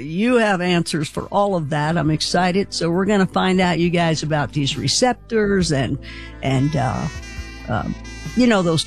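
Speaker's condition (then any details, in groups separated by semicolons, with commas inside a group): No condition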